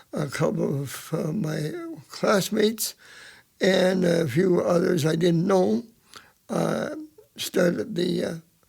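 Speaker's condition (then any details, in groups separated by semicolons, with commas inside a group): Cerebral palsy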